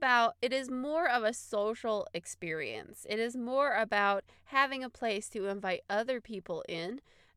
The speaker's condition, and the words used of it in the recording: No condition.